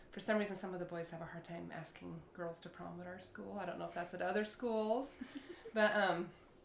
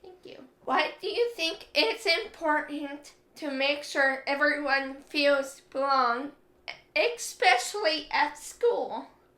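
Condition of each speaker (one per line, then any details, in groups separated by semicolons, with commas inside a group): No condition
Cerebral palsy; brain injury, poor muscle control throughout body; hard to talk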